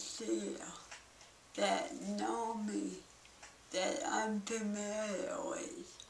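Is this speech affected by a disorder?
Yes: cerebral palsy.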